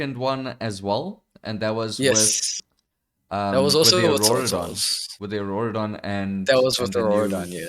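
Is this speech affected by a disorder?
No.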